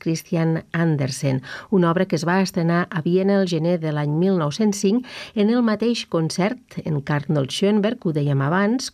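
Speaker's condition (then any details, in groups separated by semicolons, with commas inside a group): No condition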